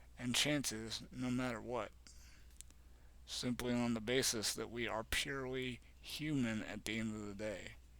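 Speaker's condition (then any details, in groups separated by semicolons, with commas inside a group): Cerebral palsy; has had speech therapy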